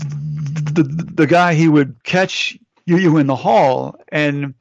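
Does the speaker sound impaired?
Yes: stuttering; lifelong stutter, never goes away, Toastmasters member for a while practicing public speaking; ongoing stutter, constant struggle, asks others not to finish words; sometimes quieted through focus, phone calls a struggle; here repeated sounds.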